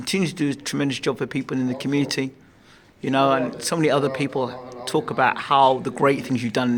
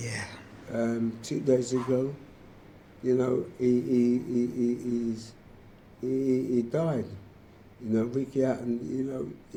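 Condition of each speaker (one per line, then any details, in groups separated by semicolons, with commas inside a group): No condition
Motor neurone disease; affects muscles and nervous system; rapid progression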